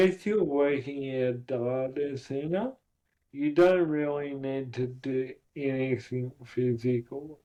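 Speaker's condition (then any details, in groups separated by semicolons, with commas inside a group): Cerebral palsy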